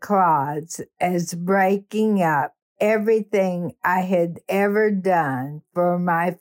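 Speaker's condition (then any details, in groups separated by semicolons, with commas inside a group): ALS; ALS diagnosed about 3.5 years before recording, told to conserve limited lifetime energy supply; host says her voice itself tells the story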